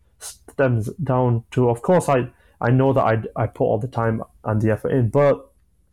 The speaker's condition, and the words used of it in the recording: Stuttering. And I think that sort of gave me that determination to actually find this voice I now have.